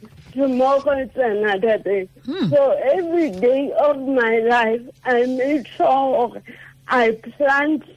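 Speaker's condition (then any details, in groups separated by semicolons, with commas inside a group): Cerebral palsy; affects speech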